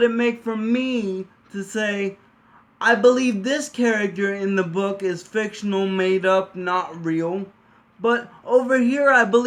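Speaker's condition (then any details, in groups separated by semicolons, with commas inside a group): Cerebral palsy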